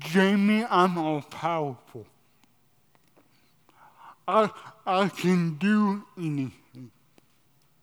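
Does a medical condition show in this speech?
Yes: cerebral palsy.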